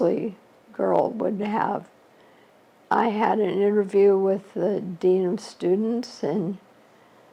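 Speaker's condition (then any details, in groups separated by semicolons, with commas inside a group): ALS; shortly after diagnosis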